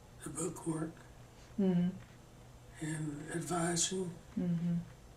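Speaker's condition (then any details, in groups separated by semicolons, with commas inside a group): Parkinson's; slowing down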